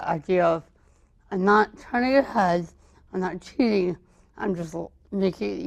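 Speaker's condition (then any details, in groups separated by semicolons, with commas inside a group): Cerebral palsy, mild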